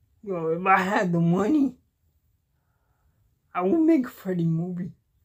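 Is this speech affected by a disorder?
Yes: cerebral palsy; cannot walk, uses wheelchair.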